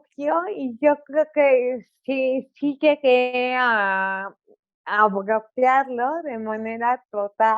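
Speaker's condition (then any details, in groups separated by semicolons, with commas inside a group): Cerebral palsy; articulation affected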